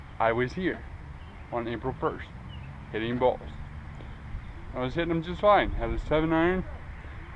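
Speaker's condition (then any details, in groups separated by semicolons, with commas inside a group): Cerebral palsy; affects gait and walking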